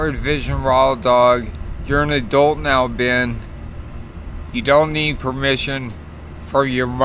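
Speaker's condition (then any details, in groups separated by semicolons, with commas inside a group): Multiple sclerosis; sometimes hard to breathe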